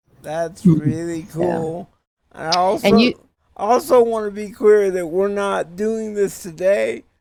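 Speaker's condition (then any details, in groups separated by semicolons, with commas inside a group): Cerebral palsy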